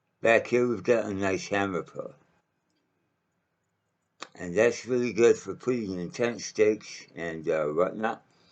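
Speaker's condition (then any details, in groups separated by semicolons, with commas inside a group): Mouth cancer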